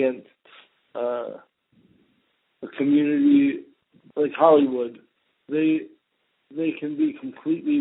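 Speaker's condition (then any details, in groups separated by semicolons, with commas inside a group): Cerebral palsy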